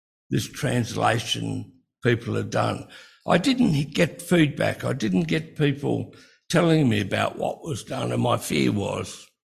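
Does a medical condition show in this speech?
Yes: breathing-related speech difficulty; a lot of trouble speaking from insufficient breathing.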